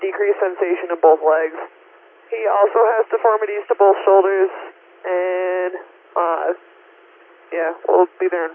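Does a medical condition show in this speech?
No.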